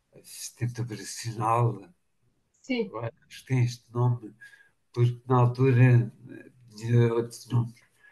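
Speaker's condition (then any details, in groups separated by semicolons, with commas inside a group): Machado-Joseph disease (sca3)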